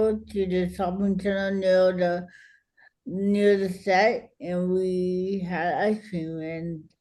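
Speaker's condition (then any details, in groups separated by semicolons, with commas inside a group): Cerebral palsy; speech harder to understand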